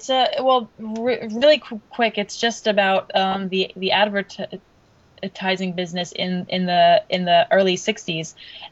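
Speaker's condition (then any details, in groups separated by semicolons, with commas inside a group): Stuttering; onset second or third grade, formerly covert, therapy at 15, American Institute for Stuttering, New York; still stutters a good amount, ongoing sessions at American Institute for Stuttering, not practising tools recently; Stuttering modification, prolongations, easy onsets, pullouts, voluntary Stuttering, breathing format, slowing speech greatly reduces Stuttering; repeated sounds, blocks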